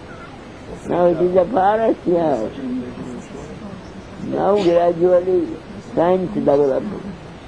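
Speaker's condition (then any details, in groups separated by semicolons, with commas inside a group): Deafness; cannot hear audience questions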